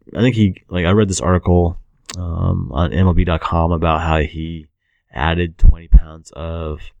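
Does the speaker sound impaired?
No.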